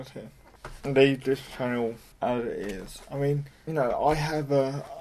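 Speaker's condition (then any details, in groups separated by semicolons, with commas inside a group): Cerebral palsy; mild, affects muscles and speech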